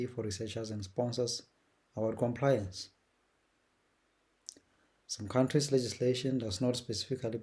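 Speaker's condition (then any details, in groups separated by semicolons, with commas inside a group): No condition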